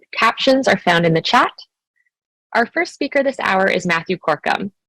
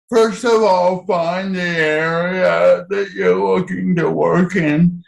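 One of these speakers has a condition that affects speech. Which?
The second: cerebral palsy.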